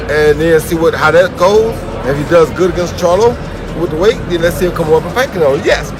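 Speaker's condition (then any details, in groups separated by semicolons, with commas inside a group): No condition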